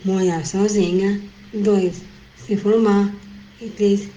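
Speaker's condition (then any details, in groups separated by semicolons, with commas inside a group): Down syndrome; also called T21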